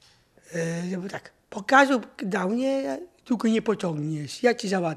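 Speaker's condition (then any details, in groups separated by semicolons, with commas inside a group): Down syndrome; adult, intellectual disability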